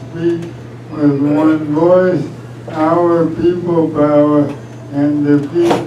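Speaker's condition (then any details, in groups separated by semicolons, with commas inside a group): ALS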